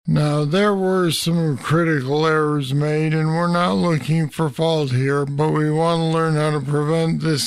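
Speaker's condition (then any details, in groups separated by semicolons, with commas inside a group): Parkinson's disease; deep brain stimulators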